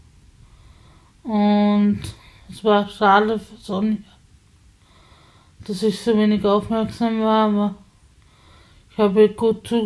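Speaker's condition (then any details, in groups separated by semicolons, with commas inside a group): Spasticity from birth; multiple sclerosis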